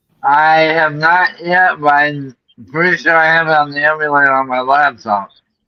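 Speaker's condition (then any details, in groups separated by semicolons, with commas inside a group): ALS; diagnosed about a month ago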